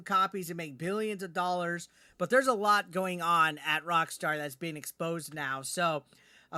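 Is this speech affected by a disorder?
No.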